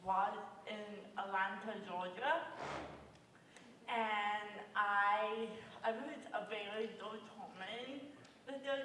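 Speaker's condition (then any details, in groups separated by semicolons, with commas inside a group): Cerebral palsy; hard to be understood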